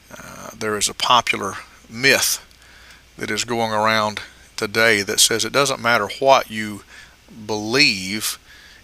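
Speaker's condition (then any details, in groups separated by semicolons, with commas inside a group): No condition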